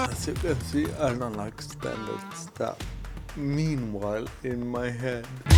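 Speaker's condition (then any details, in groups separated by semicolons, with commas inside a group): Cerebral palsy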